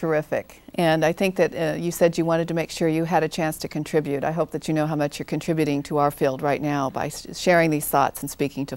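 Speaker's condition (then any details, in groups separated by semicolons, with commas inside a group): No condition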